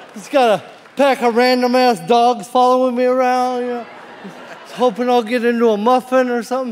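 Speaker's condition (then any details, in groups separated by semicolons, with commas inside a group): Cerebral palsy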